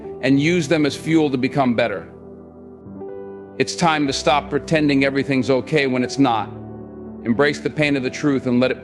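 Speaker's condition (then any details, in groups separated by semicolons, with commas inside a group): No condition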